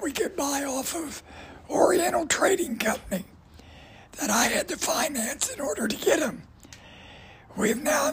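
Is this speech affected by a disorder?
Yes: voice damage from cancer; cancer damage to voice box, fighting cancer about 10 years, given fatal prognosis 5 years ago; raspy voice, voice box destroyed by cancer.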